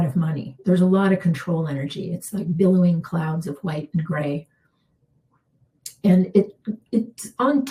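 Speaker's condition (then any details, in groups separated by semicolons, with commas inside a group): No condition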